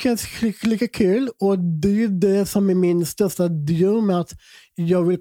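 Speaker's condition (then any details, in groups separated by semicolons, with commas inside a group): Down syndrome; present from birth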